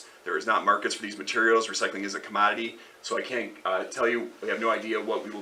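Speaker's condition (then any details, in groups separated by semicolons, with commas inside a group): No condition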